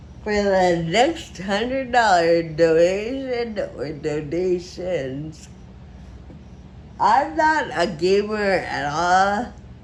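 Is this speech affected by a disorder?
Yes: Friedreich ataxia, severe.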